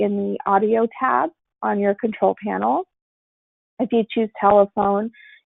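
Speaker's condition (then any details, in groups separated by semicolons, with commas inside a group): No condition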